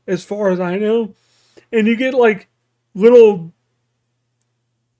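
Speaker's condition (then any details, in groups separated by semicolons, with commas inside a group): Cerebral palsy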